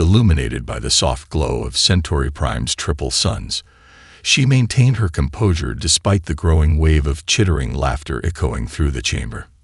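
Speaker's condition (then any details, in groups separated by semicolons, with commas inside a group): No condition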